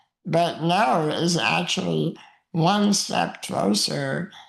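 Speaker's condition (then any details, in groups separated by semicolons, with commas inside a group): Muscular dystrophy; uses wheelchair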